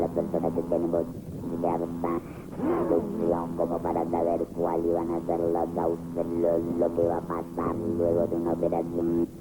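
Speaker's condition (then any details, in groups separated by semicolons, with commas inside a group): Laryngectomy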